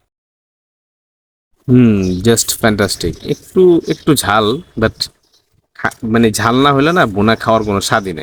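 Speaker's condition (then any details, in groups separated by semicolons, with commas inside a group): No condition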